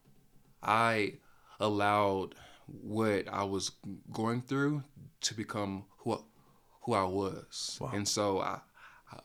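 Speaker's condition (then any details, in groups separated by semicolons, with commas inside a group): Stuttering; only stutterer on either mother's or father's side of family; still stutters; stutters when talking, speech problem audible, cannot be hidden when speaking; repeated words, prolonged sounds, blocks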